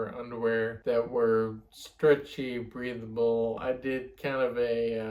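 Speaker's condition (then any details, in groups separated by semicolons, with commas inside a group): Friedreich's ataxia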